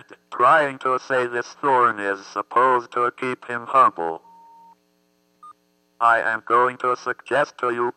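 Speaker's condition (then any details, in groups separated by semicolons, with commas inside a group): Athetoid cerebral palsy; motor brain injury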